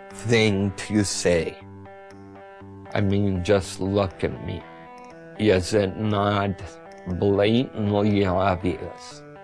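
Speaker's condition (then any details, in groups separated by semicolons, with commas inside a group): Multiple sclerosis; severe shaking earlier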